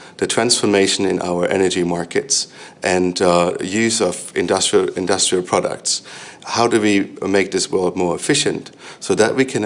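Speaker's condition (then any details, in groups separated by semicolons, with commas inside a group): No condition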